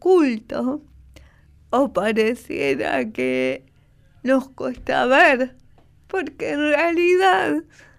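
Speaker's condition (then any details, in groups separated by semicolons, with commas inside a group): Cerebral palsy; manner of speaking and moving affected, prompting others' prejudice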